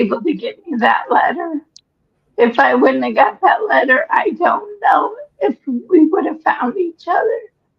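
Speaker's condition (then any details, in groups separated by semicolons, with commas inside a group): ALS; recently diagnosed, symptoms a year prior, difficulty rising; breathless after exertion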